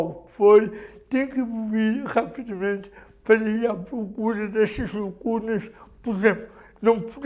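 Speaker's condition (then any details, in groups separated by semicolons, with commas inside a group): Cerebral palsy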